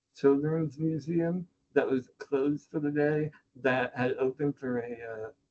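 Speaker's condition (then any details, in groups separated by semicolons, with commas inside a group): Spinal muscular atrophy, type 2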